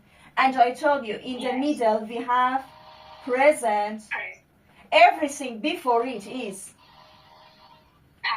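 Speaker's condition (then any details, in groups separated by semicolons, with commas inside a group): No condition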